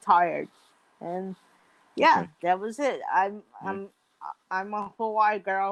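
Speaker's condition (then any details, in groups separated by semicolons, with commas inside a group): Mild cerebral palsy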